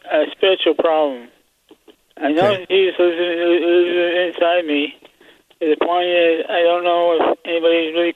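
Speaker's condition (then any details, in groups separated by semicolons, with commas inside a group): Parkinson's; gave up driving license; trouble holding phone to ear; hard to talk, speech somewhat difficult to understand on phone, needs speakerphone to be loud enough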